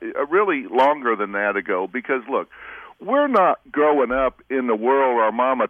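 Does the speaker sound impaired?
No.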